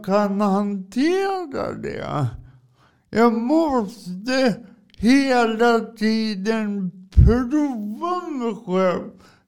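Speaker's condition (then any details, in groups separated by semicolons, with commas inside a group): Cerebral palsy; adaptation applied for via Försäkringskassan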